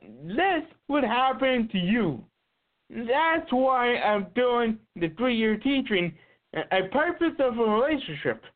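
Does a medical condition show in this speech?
Yes: cerebral palsy; visible to casting agents.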